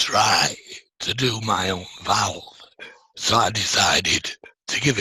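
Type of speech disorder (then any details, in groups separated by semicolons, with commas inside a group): Speech with a voice prosthesis; laryngectomy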